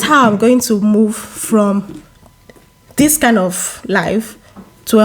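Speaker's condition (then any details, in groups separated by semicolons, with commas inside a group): No condition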